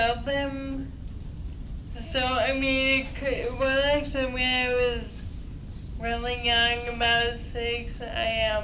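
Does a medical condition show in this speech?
Yes: dysarthria; ataxic dysarthria from Friedreich's ataxia, hereditary, scoliosis, back brace; diagnosed at 13, uses wheelchair, speech program 3 years; slurred speech, worse loud, variable days, pauses to breathe.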